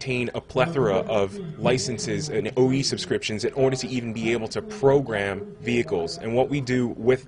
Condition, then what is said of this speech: None; typical speech.